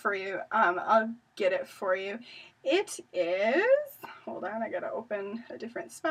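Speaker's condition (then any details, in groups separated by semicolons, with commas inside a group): No condition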